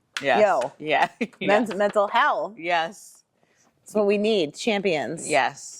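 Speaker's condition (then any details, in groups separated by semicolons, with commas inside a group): No condition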